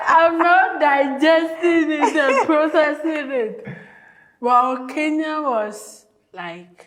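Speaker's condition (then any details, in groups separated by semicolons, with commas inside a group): Cerebral palsy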